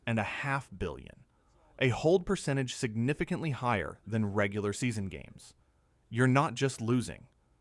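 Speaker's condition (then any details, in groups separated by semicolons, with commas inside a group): No condition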